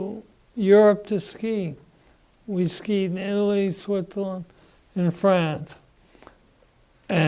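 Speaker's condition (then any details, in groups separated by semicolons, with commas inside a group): Parkinson's disease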